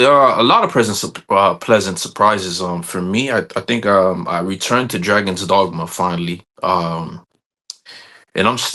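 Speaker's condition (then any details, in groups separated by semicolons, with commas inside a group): No condition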